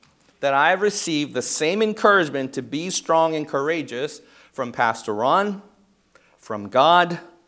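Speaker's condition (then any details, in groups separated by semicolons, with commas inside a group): No condition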